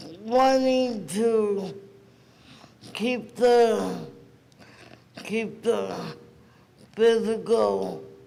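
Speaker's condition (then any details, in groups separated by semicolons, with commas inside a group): Cerebral palsy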